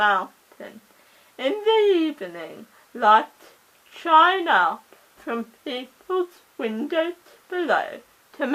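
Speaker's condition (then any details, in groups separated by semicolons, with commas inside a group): Cerebral palsy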